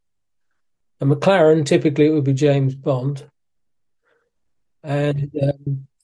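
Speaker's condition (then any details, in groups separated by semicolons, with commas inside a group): Parkinson's disease; suspected for a while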